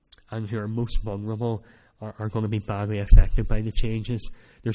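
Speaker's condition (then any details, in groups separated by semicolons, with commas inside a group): Cleft palate; speech not that clear at times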